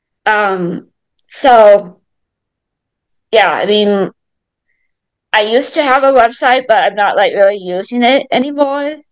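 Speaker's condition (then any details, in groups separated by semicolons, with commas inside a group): Mild cerebral palsy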